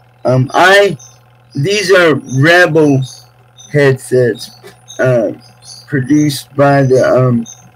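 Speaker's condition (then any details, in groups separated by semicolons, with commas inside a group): Cerebral palsy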